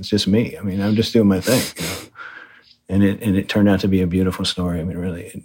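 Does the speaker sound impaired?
Yes: Parkinson's disease; six years since diagnosis, new walking difficulty, needs hand support, minimal medication initially, heavy weightlifting.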